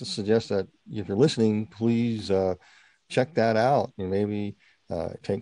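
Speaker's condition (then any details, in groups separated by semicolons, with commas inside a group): Partial cleft palate; congenital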